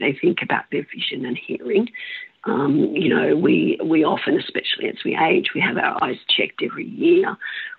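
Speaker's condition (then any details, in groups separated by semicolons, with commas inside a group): Spasmodic dysphonia; words disappear like bad phone reception, bits of words lost, holds voice box, cough or hiccup resets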